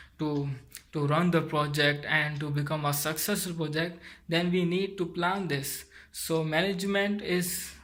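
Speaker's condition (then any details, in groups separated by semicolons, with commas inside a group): No condition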